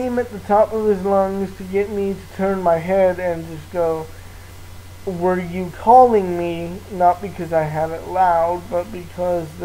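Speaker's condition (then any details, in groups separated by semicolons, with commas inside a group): Cerebral palsy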